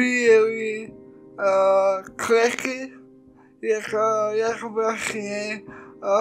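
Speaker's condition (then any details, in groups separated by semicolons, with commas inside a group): Cerebral palsy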